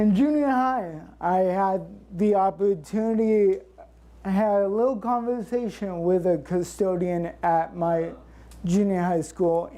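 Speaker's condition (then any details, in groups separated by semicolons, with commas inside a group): Cerebral palsy; since birth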